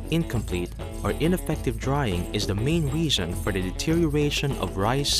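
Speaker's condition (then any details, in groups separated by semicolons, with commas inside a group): No condition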